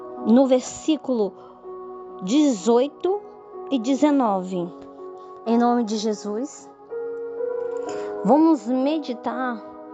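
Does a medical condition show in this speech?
No.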